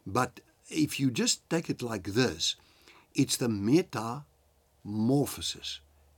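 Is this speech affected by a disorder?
No.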